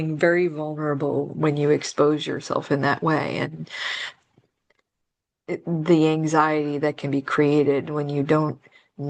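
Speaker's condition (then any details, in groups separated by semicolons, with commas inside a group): No condition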